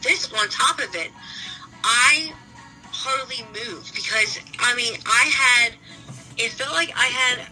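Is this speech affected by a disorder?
Yes: aphasia and traumatic brain injury; stroke survivor.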